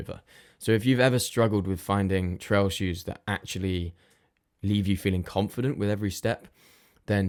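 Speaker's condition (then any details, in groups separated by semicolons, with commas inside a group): No condition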